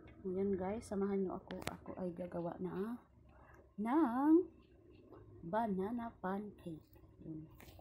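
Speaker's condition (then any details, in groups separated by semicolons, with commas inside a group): No condition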